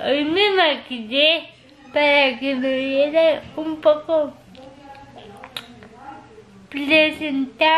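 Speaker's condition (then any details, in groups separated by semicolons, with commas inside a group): Cerebral palsy; physical disability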